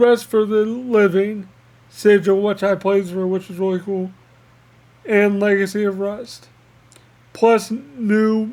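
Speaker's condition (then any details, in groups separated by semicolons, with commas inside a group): Cerebral palsy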